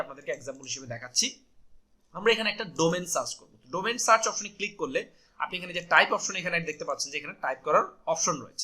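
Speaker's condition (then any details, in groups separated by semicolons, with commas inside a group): No condition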